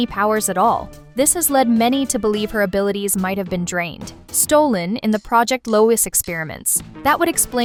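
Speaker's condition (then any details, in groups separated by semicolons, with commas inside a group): No condition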